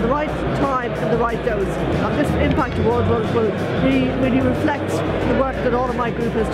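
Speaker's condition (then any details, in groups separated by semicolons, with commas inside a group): No condition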